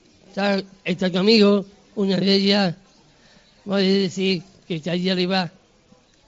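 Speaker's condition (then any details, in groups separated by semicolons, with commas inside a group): Down syndrome; intellectual disability; age 50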